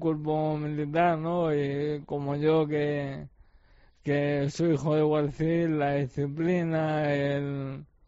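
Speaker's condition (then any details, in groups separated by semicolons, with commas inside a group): ALS; speaking somewhat difficult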